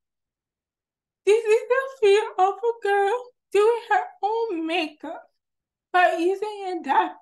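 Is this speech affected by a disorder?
Yes: cerebral palsy; affects hand, hand tremor.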